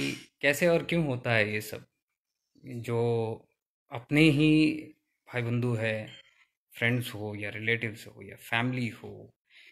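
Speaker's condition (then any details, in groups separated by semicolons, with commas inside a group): No condition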